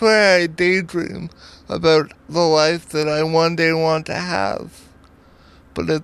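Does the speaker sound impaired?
Yes: cerebral palsy; power wheelchair user, personal support worker 6 hours weekly, mother toilets, washes, cooks, dresses, drives; needs daily personal support, help getting up every morning.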